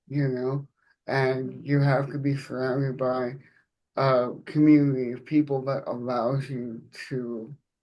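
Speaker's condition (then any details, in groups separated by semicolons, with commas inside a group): Cerebral palsy; from birth, surgeries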